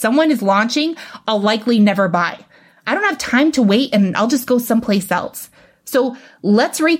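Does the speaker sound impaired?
No.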